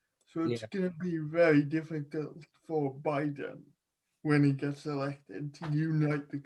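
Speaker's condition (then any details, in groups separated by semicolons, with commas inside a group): Cerebral palsy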